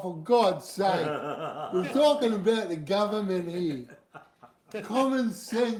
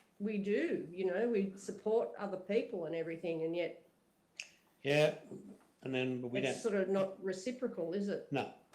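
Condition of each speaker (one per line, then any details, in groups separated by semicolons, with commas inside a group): Cerebral palsy
No condition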